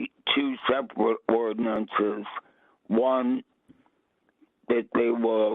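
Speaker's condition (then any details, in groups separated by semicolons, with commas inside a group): Vocal cord cancer; difficulty speaking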